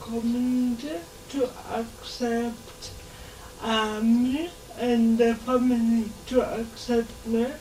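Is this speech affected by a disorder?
Yes: cerebral palsy; since birth, affects muscles and joints, walks and moves independently, early intervention and therapy in childhood; age 26; slow speaker, listeners take time to understand, speaks verbally.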